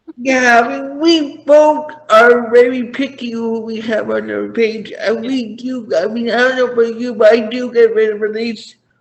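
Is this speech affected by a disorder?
Yes: cerebral palsy.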